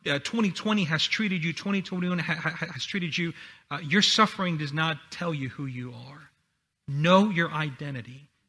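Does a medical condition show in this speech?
No.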